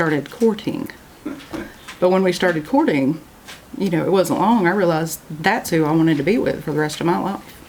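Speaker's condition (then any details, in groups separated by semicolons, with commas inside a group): No condition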